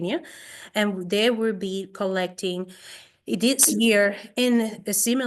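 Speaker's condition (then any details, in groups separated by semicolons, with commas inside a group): No condition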